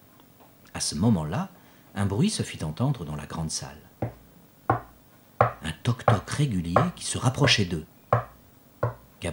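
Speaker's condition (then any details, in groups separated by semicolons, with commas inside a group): No condition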